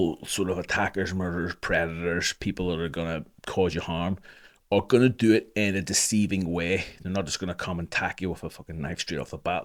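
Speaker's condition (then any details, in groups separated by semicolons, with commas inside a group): No condition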